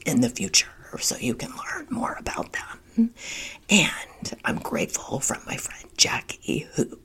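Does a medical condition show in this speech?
Yes: spasmodic dysphonia; diagnosed seven months ago; holistic treatment with Dr. Chang and Dr. Lin, new diet, not using Botox.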